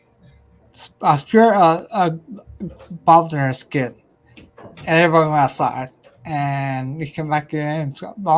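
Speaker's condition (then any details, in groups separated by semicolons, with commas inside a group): Ataxia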